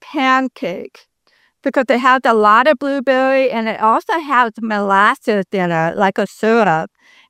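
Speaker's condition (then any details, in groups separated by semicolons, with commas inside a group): Deafness; congenital complete deafness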